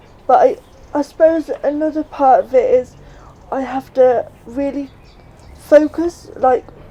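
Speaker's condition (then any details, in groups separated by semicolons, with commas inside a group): Cerebral palsy; affects legs, mild scoliosis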